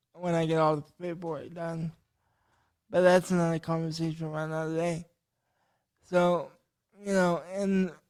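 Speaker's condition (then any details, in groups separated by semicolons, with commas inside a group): Cerebral palsy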